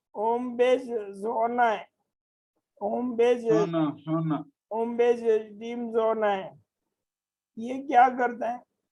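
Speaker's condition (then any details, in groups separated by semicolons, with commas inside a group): Motor neurone disease; voice strong and loud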